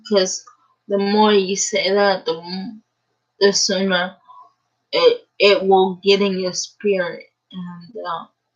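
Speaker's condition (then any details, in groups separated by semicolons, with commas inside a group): Cerebral palsy; uses a wheelchair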